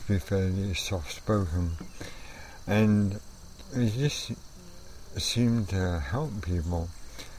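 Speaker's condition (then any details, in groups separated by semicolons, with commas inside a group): ALS; progressive incurable, first sign trouble playing guitar, left arm affected, will eventually destroy movement and breathing; voice already affected by condition, used to be fairly soft-spoken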